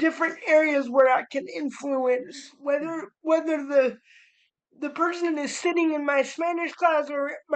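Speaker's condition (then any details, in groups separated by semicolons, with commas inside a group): Cerebral palsy; spastic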